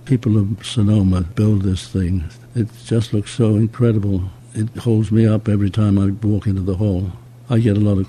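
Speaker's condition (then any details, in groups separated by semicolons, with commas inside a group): Parkinson's disease; age 85, somewhat slowed by Parkinson's; voice muted, closely mic'd for interview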